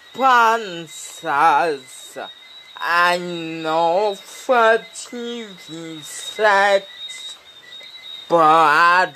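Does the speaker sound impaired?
Yes: speech impediment; no speech therapy yet.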